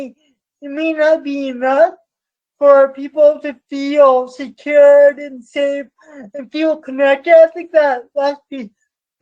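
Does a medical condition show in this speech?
Yes: cerebral palsy.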